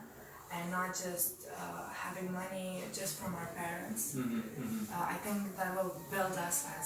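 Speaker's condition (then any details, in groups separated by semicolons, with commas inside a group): No condition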